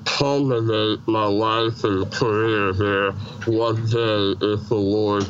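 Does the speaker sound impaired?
Yes: Treacher Collins syndrome, severe.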